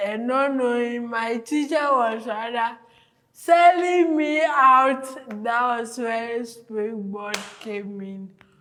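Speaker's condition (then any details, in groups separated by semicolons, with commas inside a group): Cerebral palsy; from birth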